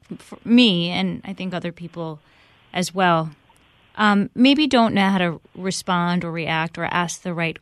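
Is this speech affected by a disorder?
No.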